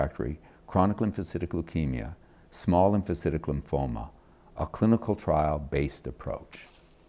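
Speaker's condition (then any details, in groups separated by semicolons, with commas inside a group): No condition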